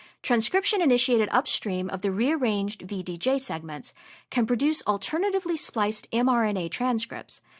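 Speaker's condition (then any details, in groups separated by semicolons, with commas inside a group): No condition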